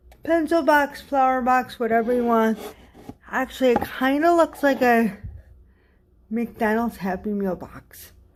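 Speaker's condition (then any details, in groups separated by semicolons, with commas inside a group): Cerebral palsy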